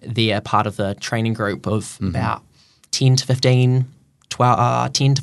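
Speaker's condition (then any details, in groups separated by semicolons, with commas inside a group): No condition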